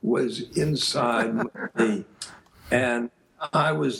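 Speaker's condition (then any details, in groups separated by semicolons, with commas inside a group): Aphasia; aphasia after stroke; speech still stops at times; and things like that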